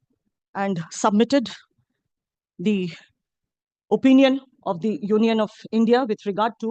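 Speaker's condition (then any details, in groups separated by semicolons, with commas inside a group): No condition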